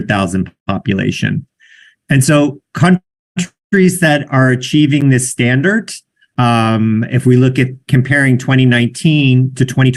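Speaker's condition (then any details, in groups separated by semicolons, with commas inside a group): No condition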